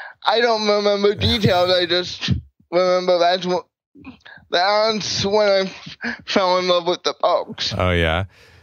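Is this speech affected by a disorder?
Yes: cerebral palsy; uses a chair.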